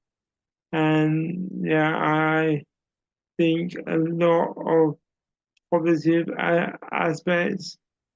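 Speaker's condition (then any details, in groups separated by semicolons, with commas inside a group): Cerebral palsy; uses wheelchair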